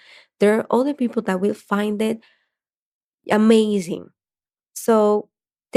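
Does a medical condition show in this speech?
No.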